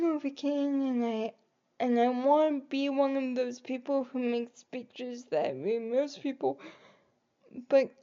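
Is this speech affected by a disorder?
Yes: cerebral palsy; able to articulate and speak.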